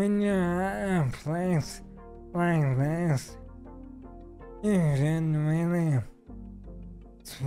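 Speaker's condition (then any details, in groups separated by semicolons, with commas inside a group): ALS; stem cell treatment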